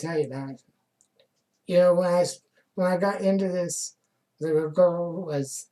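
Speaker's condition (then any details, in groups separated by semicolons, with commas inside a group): Spinal muscular atrophy type 2; age 65, new drug, index finger twitch returned stronger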